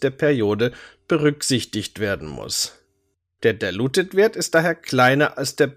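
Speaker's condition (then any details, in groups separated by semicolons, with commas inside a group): No condition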